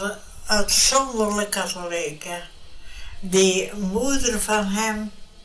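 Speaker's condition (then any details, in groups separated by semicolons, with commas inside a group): Brain hemorrhage; some letters no longer pronounceable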